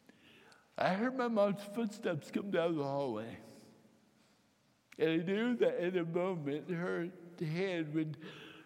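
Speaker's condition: Cerebral palsy, mild; can't speak right

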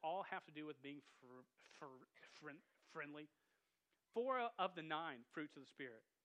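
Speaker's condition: Stuttering; stutter noticed by listeners after speaking in big church, regular youth group unaware of it; repeated sounds, prolonged sounds

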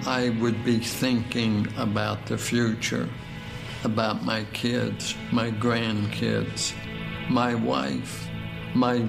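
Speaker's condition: ALS, speech-generating device

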